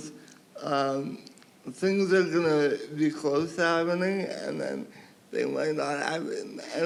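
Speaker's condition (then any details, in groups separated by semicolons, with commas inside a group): Cerebral palsy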